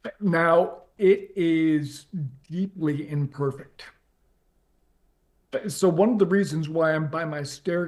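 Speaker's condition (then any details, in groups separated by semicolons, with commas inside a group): ALS; progressive, onset leg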